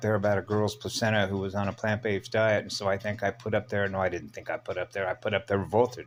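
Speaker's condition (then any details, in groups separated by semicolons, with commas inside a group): No condition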